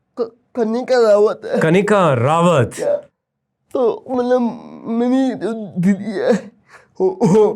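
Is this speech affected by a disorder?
Yes: cerebral palsy.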